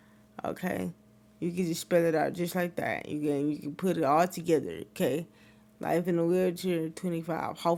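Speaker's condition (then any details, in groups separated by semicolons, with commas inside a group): Cerebral palsy; wheelchair user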